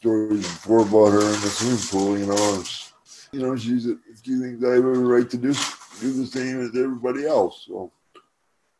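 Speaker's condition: Cerebral palsy; uses wheelchair for mobility, cannot climb stairs

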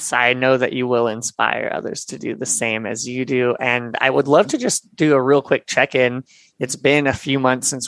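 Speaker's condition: Cleft palate and lip; congenital cleft lip and palate, seven surgeries before age 7, hip bone grafted into mouth

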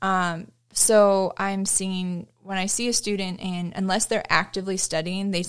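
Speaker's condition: No condition

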